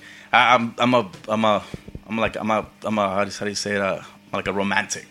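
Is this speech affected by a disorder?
Yes: stuttering; intermittent stutter, cause unknown, possibly tiredness or teasing, formerly avoided speaking from embarrassment; stutters at times, apologises and laughs at self to reset, stutter then goes away; here repeated words.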